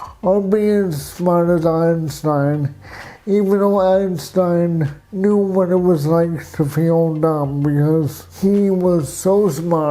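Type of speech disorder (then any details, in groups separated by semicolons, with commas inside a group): Dysarthria; cerebral palsy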